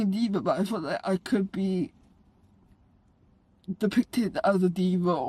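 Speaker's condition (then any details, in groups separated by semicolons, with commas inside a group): Cerebral palsy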